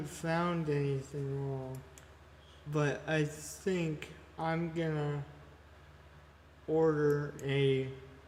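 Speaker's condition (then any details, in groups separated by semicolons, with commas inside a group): Cerebral palsy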